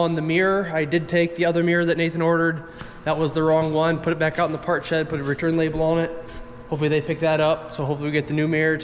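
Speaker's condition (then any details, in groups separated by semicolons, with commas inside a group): No condition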